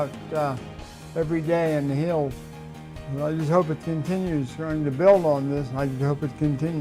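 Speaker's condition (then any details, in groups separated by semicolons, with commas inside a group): Parkinson's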